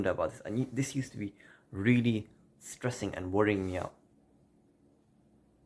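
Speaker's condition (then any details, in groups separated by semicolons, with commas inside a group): No condition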